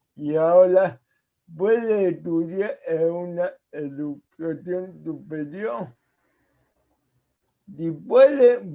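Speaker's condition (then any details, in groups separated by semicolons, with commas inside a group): Cerebral palsy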